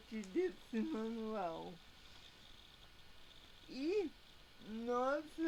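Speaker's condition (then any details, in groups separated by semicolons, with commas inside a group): Paralysis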